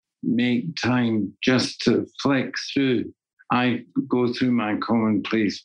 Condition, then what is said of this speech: Parkinson's disease. My voice is going. And the voice thing is particularly important to me.